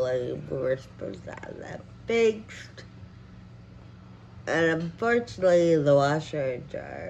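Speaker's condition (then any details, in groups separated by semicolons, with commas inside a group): Friedreich ataxia, severe; some control of all limbs, lacks fine motor control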